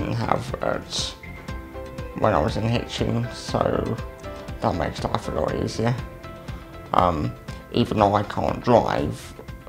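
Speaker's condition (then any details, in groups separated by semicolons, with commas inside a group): Cerebral palsy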